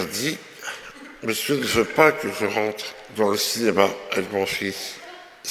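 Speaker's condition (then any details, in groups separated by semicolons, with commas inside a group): Myopathy; progressive loss of all limbs, muscle weakness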